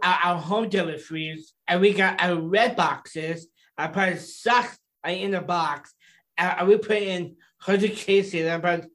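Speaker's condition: Down syndrome

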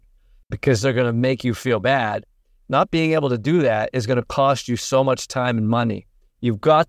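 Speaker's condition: No condition

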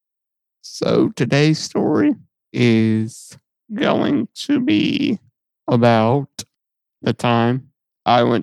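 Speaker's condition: Muscular dystrophy; lifelong

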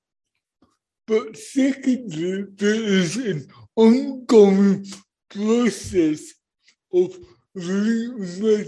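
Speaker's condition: Cerebral palsy; born not breathing

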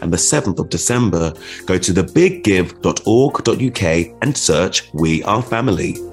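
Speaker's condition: No condition

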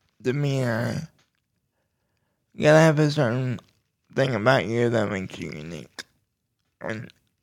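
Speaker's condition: Cerebral palsy; low voice

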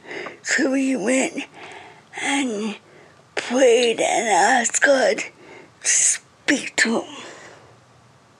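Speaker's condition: Cerebral palsy; speech affected, reading very slow

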